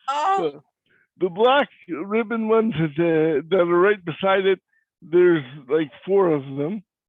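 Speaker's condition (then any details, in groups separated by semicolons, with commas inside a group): Cerebral palsy; cannot walk; voice is different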